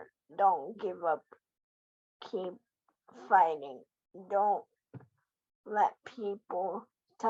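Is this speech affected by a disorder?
Yes: cerebral palsy quadriplegia.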